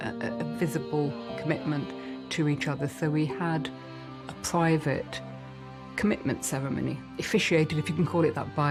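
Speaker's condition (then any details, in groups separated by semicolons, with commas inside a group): No condition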